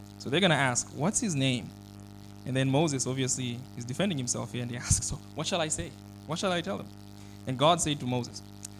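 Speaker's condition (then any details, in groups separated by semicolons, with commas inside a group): No condition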